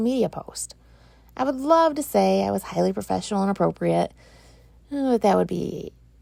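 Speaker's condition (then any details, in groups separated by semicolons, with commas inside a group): No condition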